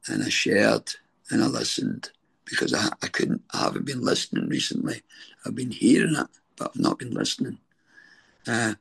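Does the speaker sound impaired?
Yes: throat cancer treatment effects, stage 4 throat cancer; voice changed by throat cancer and treatment, deep voice.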